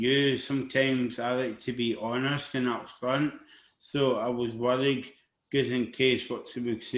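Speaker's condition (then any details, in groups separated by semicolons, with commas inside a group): Cerebral palsy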